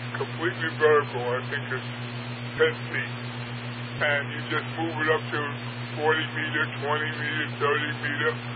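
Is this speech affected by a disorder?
Yes: Parkinson's; largely wheelchair bound.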